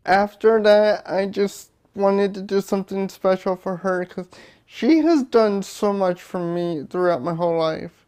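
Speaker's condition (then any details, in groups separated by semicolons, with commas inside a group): Cerebral palsy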